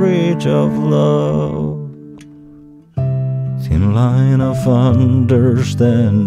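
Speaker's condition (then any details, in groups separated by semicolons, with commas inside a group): No condition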